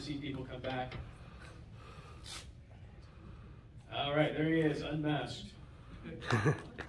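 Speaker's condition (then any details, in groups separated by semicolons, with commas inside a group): No condition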